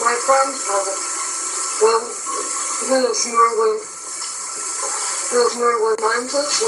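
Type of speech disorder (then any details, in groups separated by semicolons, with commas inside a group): Flaccid dysarthria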